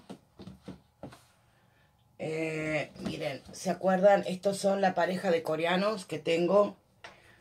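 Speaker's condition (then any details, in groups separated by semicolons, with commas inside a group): No condition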